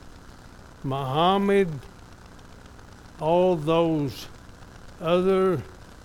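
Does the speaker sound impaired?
Yes: ALS; somewhat affected, evident today.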